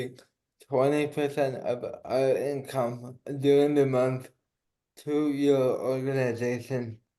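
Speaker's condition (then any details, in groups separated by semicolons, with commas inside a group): Cerebral palsy; diagnosed at about two months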